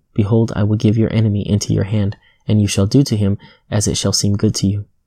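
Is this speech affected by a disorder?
No.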